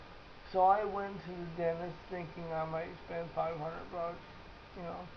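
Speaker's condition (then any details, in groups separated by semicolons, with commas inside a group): Cerebral palsy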